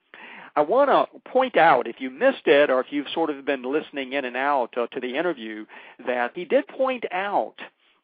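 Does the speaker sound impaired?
No.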